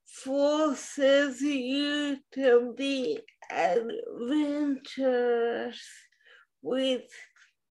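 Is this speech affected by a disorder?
Yes: spastic quadriplegic cerebral palsy; some tightness in all four limbs, wheelchair user; in 40s, accidental spasm, hit host during recording; CP accent, sultry disability accent, listeners may need to listen closely.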